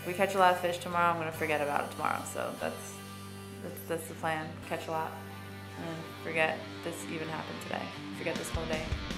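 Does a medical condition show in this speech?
No.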